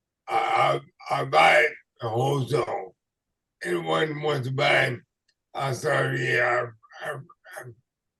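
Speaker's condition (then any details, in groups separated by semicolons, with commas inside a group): ALS/MND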